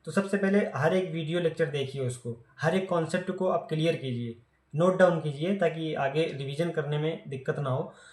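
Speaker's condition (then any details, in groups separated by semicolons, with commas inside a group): No condition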